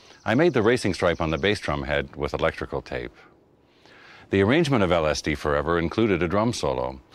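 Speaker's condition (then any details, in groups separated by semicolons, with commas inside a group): No condition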